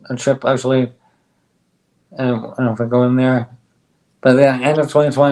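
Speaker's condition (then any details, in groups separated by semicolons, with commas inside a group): ALS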